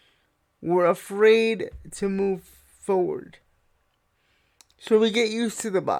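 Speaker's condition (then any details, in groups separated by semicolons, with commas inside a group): Cerebral palsy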